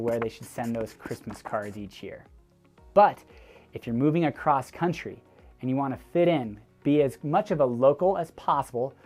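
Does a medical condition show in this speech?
No.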